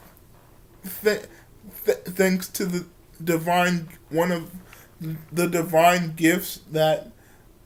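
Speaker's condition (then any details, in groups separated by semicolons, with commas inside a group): Cerebral palsy; from birth, wheelchair user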